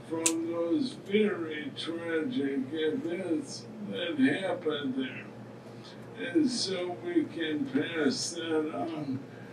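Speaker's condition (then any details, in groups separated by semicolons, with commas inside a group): ALS; speech difficulty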